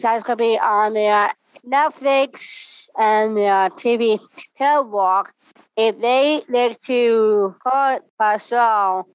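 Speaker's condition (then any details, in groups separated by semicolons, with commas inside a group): Down syndrome; congenital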